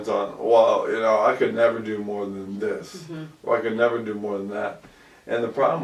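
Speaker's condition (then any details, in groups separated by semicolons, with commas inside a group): ALS; about 2 years since onset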